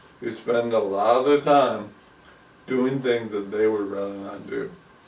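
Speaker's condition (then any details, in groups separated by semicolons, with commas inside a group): ALS; about 2 years since onset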